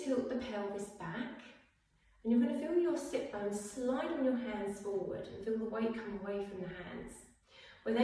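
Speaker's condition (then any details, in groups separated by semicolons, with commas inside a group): No condition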